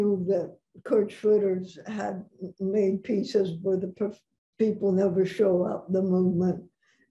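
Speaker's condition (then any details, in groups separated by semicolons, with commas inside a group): Parkinson's; about six years since onset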